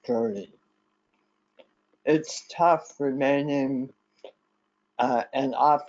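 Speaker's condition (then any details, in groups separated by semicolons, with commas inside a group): Head and neck cancer; severe dysphagia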